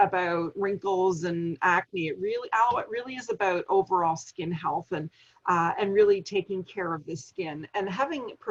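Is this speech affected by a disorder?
No.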